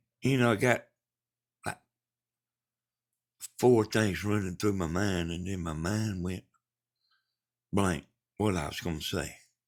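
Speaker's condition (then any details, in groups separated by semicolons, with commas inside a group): Brain bleed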